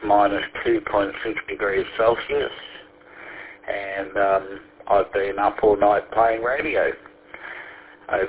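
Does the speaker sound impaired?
Yes: Parkinson's disease; on daily Parkinson's medication, recorded about 10 minutes before first dose of day.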